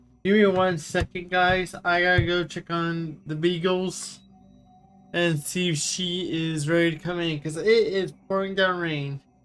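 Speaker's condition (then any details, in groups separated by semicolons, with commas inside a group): Cerebral palsy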